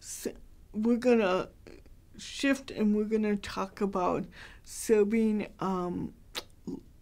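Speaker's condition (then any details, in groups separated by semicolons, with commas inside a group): Cerebral palsy, mild; hard to understand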